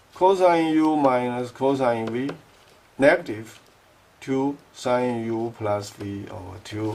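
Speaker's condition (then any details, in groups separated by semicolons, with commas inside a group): No condition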